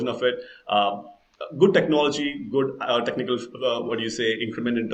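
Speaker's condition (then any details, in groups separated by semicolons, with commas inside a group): No condition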